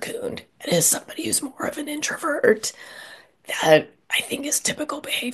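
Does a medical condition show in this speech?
Yes: spasmodic dysphonia; neurological voice disorder, Vocal cord spasms seen on nasal scope, onset at speaking panel, cause unclear; year and a half since diagnosis, Vocal therapy, Jim Bostock's Vocal Freedom Program, LA support group; voice dried then lost, vowels hard, at worst inaudible, hard to talk and breathe, long whispering.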